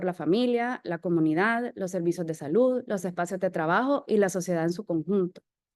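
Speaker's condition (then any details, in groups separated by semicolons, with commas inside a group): No condition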